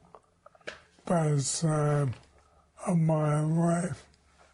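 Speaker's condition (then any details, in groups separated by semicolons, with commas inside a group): ALS; slower form, onset age 52 with hand weakness, suspected head trauma from NFL football; deteriorating, body failing, Dr. Merit Sukovich's treatment slows progression by a third, types with thumbs; voice has lost its timbre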